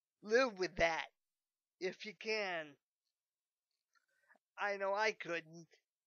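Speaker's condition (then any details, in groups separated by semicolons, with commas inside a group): Cerebral palsy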